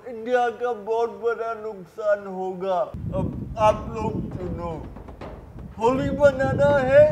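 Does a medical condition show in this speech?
Yes: cerebral palsy; from birth.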